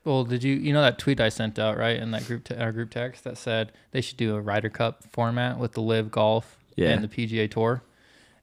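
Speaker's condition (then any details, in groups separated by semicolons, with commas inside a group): No condition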